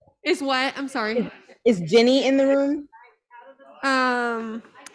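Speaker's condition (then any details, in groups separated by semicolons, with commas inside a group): No condition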